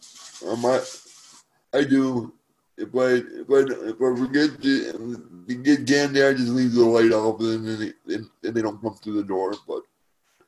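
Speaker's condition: Cerebral palsy; uses wheelchair for mobility

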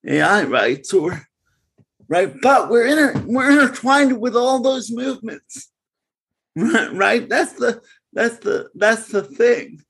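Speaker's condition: Cerebral palsy; congenital cerebral palsy

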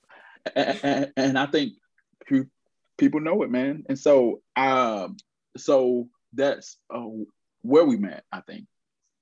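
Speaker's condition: Stuttering; lifelong stutter, aware of it from about age 4; still stutters, speaks on stage, gave TEDx Charlotte talk, speaking coach Naeem; once felt unable to make sales or phone calls; repeated sounds

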